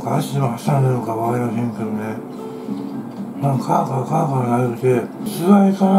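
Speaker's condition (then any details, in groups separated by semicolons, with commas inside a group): Tongue cancer, partial glossectomy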